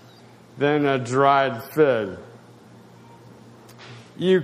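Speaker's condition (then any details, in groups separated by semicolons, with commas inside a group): Spasticity, mild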